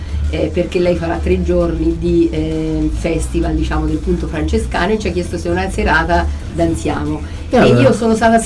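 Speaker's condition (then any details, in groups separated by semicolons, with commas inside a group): No condition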